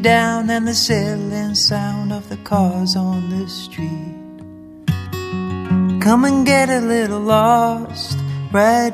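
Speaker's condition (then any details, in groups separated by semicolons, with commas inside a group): No condition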